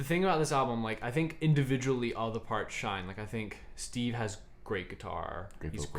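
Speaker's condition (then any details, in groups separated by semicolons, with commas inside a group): No condition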